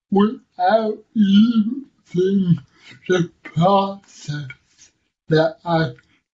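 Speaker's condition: Cerebral palsy; affects muscle movement

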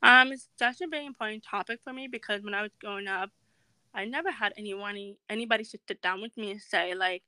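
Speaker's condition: Deafness; sudden onset

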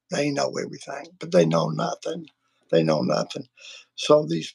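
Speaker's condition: Vocal cord surgery; including laser treatment

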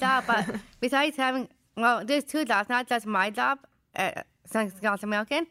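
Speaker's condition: Down syndrome; Down syndrome since birth

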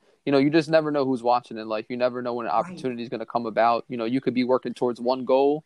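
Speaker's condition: No condition

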